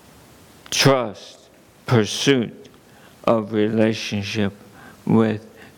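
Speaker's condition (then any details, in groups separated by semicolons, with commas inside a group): ALS; under neurologist care, seeing doctors for multiple organic issues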